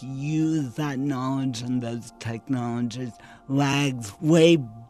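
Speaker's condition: Cerebral palsy; cerebral palsy present from birth, brain cells died at birth; 50 plus years with condition; speech slurred, slurring tongue, hand tremor, reduced balance and coordination, intense muscles

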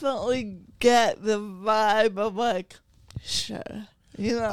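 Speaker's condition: Cerebral palsy

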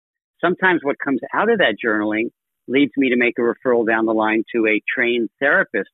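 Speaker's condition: No condition

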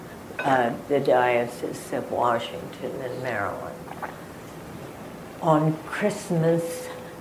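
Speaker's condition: Spasmodic dysphonia

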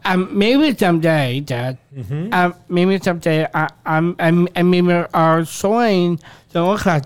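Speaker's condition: Down syndrome; congenital heart condition AVSD

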